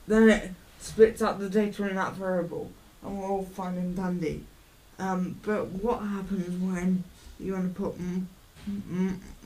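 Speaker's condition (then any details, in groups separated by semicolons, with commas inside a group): Cerebral palsy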